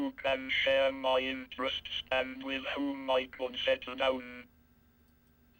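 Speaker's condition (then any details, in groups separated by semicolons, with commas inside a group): Cerebral palsy, speech-generating device; walks with difficulty, can drive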